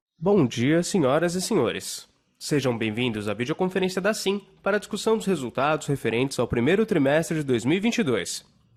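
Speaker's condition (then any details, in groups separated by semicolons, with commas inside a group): No condition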